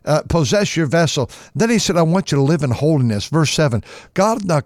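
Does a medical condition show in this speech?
No.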